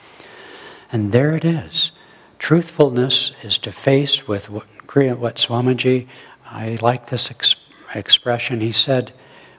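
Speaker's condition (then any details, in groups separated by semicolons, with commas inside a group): No condition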